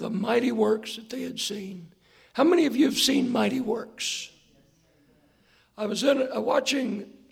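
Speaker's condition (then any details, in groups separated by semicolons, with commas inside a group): Hoarseness after vocal cord surgery; hoarse voice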